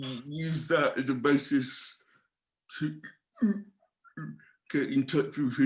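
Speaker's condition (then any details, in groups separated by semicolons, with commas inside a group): Cerebral palsy; from birth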